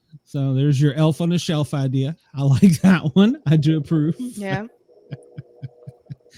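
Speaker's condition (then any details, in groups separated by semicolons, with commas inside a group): No condition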